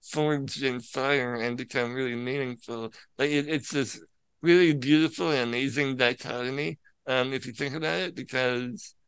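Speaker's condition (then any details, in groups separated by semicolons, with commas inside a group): Spinal muscular atrophy; from birth, paralyzed neck down, full sensation, overnight breathing machine, hospital bed, wheelchair, parents as caregivers; controls computer with mouth, father usually assists at live play, cannot sit outside wheelchair, cannot fly; can be a little difficult to understand at times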